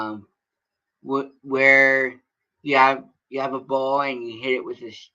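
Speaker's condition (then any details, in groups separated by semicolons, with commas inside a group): Cerebral palsy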